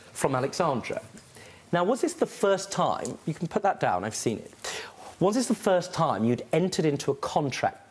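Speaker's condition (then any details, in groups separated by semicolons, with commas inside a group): No condition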